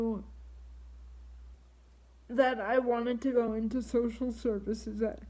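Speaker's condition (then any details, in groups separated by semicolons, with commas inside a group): Triplegic cerebral palsy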